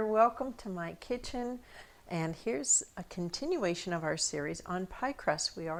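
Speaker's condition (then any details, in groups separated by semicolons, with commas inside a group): No condition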